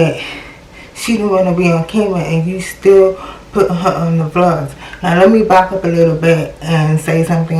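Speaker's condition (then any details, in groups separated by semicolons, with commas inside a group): Cerebral palsy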